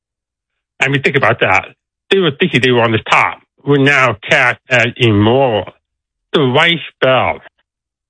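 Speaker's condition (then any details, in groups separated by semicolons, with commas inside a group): Deafness; deaf accent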